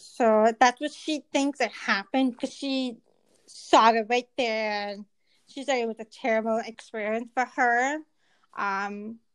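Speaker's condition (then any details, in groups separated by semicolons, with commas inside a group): Deafness, cochlear implant, congenital; 31, implant off at night, static when lying on it, alarm wire under pillow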